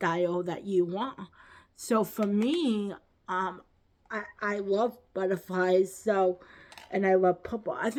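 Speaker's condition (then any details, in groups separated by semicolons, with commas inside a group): Cerebral palsy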